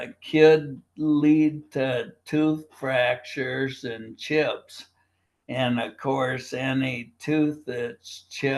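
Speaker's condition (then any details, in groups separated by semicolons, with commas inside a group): Primary lateral sclerosis, bulbar onset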